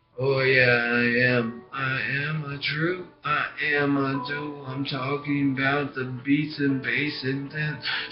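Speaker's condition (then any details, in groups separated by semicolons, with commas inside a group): Brain injury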